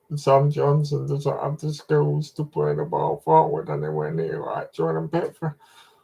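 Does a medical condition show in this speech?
Yes: cerebral palsy.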